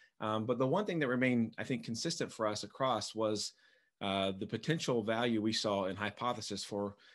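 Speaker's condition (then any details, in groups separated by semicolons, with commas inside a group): No condition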